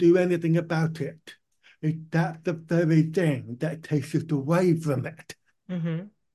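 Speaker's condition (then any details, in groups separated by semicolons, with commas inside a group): Profound deafness; born profoundly deaf, powerful hearing aids early, cochlear implant one ear after ear problem; cochlear implant about 20 years, hears nothing with implant off; hearing aids let own speech be heard, speech not too bad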